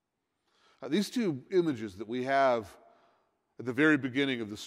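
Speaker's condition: No condition

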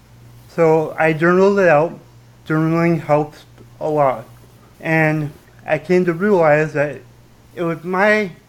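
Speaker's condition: Cerebral palsy with stutter; barely noticeable

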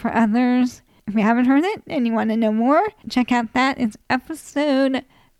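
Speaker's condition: ALS; still able to swallow and eat without choking

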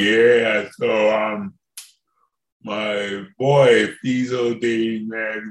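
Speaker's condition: Cerebral palsy; from birth

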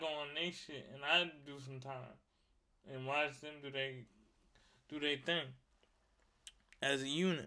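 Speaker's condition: Cerebral palsy; wheelchair user

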